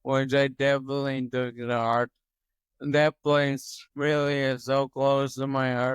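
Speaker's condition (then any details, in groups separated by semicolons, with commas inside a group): Toxic leukoencephalopathy, locked-in syndrome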